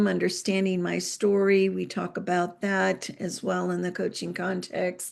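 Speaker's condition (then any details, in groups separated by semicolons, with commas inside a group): No condition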